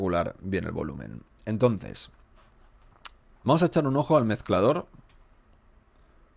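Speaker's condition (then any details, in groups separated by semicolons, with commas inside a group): No condition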